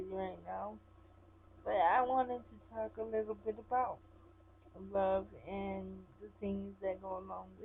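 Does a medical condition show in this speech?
Yes: cerebral palsy; sometimes affected.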